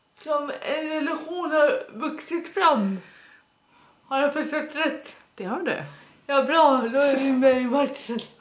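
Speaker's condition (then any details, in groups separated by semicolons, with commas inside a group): Dyskinetic cerebral palsy, severe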